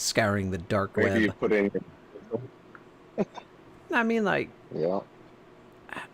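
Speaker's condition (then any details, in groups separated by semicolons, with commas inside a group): No condition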